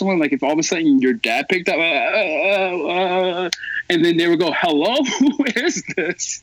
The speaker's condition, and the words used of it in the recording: Stuttering. Because at any moment, I know that I could go back to stuttering.